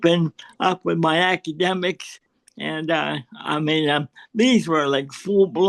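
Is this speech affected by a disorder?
Yes: cerebral palsy.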